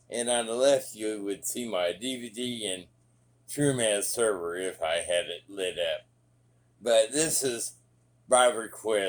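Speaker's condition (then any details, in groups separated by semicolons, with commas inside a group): Traumatic brain injury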